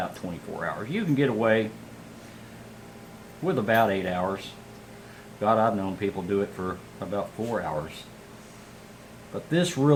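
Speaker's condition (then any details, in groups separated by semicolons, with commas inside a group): No condition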